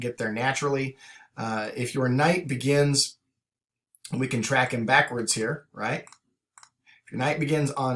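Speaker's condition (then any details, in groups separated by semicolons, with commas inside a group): No condition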